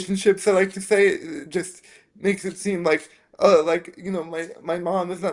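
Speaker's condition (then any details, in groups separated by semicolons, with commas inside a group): Spastic quadriplegic cerebral palsy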